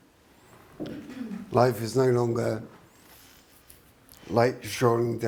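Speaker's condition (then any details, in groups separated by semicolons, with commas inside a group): Traumatic brain injury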